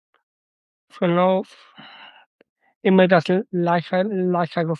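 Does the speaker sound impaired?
Yes: Down syndrome (trisomy 21); detected on ultrasound two days before birth, caesarean at St. Vinzenz Krankenhaus Datteln, Frühförderstelle early support; age 26, some limitations mentioned.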